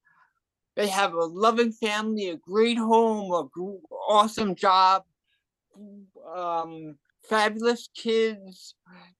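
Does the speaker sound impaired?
Yes: cerebral palsy and hearing loss; adult.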